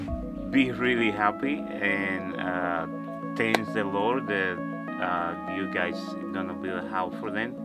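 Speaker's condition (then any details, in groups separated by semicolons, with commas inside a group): No condition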